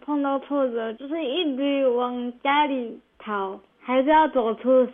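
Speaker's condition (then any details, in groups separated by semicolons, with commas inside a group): Cerebral palsy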